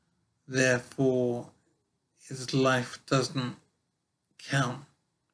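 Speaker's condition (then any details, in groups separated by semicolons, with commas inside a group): Brain injury; severe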